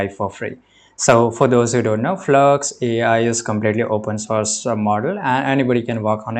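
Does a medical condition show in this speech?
No.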